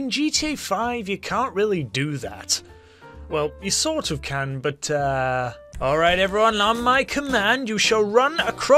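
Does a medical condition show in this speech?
No.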